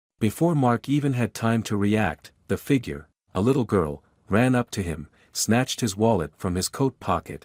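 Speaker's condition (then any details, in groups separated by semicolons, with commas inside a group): No condition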